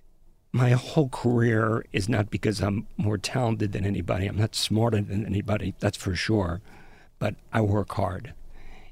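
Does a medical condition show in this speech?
Yes: spasmodic dysphonia; abductor form laryngeal dystonia, brainstem interference causing laryngeal muscle spasms, onset past few years, worsened by stress; Botox throat injections into vocal cord muscle from Andrew Blitzer, conservative dosing avoids airway closure; labored delivery, words slurring, lost range and inflection, runs out of breath, sounds near last breath.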